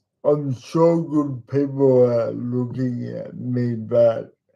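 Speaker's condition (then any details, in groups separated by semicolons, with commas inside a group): Cerebral palsy; talks slowly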